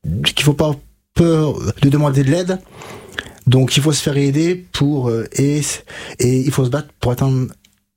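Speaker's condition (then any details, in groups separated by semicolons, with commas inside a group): Stuttering; stuttering since age 5 to 6, about 27 years, untreated until about 20; speech therapy with stuttering specialist Catherine Daubier in Nancy from 20-22, several years, fluency techniques; current blocks and repetitions, blocked every sentence, used gestures, froze reading aloud; prolonged sounds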